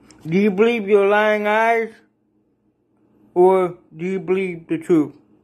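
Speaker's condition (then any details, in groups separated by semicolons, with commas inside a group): Cerebral palsy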